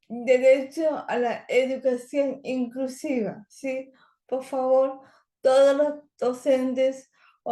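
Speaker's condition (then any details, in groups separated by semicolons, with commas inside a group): Cerebral palsy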